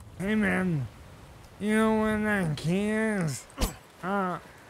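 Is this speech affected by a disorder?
Yes: ALS.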